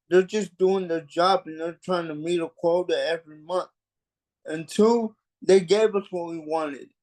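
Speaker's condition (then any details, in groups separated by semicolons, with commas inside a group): Cerebral palsy; mild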